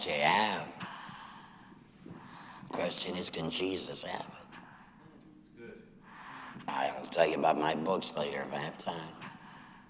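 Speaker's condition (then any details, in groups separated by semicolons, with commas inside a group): Laryngectomy after throat cancer, voice prosthesis; altered tone of voice joked about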